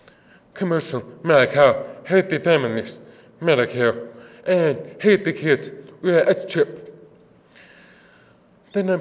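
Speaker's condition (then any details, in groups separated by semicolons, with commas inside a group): Deafness; deaf accent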